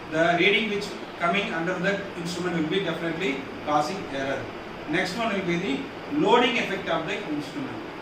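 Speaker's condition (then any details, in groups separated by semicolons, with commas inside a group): No condition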